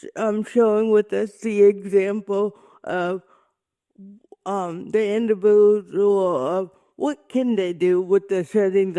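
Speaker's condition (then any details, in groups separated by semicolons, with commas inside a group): Cerebral palsy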